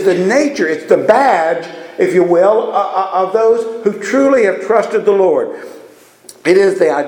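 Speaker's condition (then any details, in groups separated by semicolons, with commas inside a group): No condition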